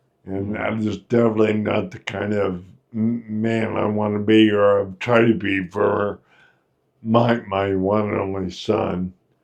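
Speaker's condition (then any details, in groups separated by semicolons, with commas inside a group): Friedreich's ataxia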